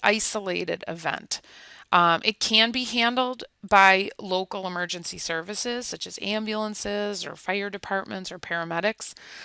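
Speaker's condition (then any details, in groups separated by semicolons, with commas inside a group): No condition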